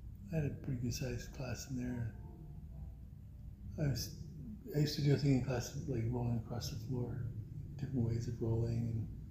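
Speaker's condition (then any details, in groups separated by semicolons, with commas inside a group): Parkinson's; voice weakened by Parkinson's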